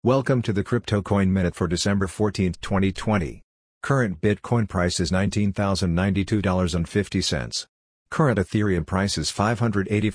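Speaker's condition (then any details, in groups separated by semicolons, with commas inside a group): No condition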